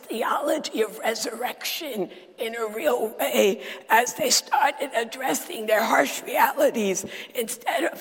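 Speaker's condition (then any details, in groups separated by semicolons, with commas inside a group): Dysphonia; still preaches with this voice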